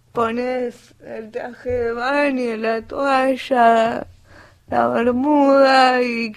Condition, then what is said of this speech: Cerebral palsy. Una de las cosas de la parálisis cerebral es que en la cabeza está la respuesta y después no puede salir a la luz.